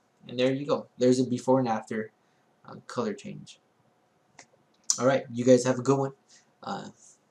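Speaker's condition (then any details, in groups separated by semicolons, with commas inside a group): No condition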